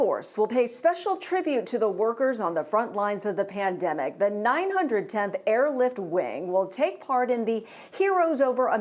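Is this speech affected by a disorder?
No.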